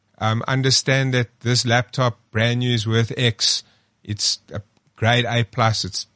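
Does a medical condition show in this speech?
No.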